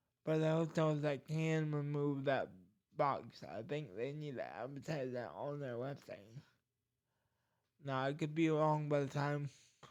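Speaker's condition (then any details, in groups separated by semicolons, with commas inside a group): Cerebral palsy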